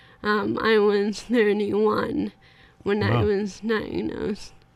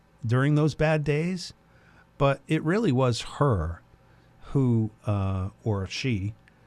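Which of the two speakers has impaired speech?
The first: ALS; bulbar onset, minor ENT nose surgery; progressive, treatment slowing progression; impeded, more nasal speech, cognition intact.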